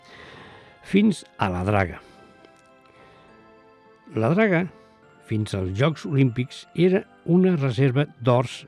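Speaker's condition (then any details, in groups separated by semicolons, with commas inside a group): No condition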